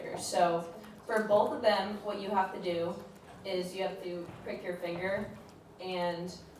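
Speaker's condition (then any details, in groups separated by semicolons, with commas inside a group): No condition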